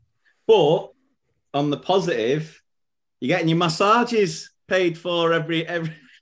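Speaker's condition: No condition

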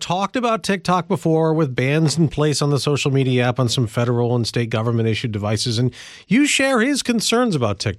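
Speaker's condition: No condition

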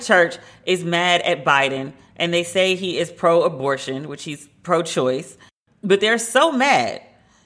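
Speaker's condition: No condition

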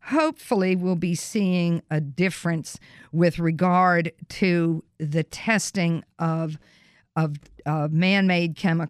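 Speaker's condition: No condition

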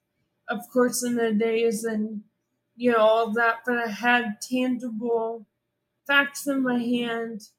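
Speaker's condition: ALS; young-onset ALS, diagnosed in twenties before 35, prolonged diagnosis after third EMG, second opinion at multidisciplinary clinic

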